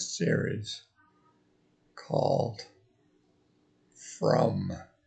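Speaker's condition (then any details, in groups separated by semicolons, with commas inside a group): Multiple sclerosis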